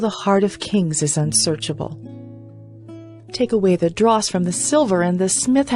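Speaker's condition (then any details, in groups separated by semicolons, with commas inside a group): No condition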